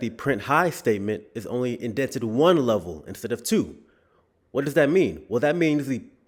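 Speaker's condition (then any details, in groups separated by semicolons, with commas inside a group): No condition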